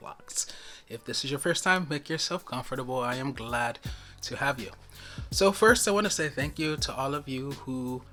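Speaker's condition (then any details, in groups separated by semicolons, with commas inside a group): No condition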